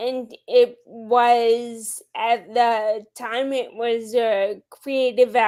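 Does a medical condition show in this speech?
Yes: Friedreich's ataxia; rare progressive neuromuscular disease; diagnosed at seventeen, walker then wheelchair.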